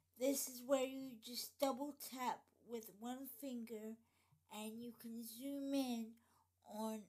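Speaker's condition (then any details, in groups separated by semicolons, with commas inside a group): Cerebral palsy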